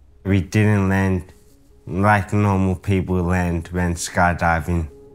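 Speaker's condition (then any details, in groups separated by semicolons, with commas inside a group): Severe traumatic brain injury; skydiving accident; about 7 years since injury, wheelchair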